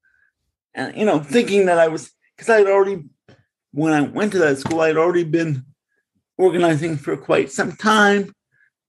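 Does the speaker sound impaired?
Yes: cerebral palsy; since birth.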